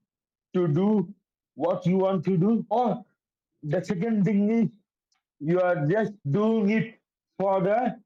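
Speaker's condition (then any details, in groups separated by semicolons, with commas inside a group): Cerebral palsy; affects coordination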